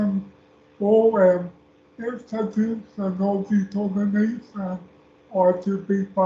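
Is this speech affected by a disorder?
Yes: speech impairment.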